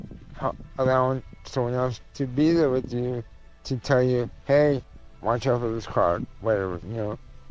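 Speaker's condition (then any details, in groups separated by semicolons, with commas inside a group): Cerebral palsy; tends to mess up words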